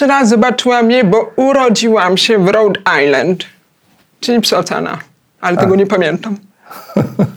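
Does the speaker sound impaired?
Yes: hard of hearing, cochlear implant.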